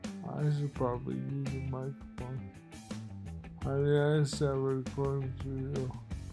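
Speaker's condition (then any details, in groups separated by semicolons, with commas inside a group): Multiple sclerosis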